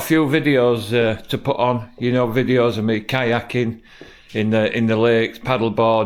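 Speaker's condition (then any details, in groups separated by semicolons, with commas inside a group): No condition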